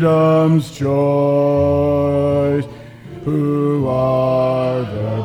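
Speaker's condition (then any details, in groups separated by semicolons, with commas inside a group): No condition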